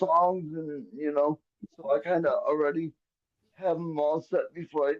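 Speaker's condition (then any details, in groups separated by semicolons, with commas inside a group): Cerebral palsy, quadriplegic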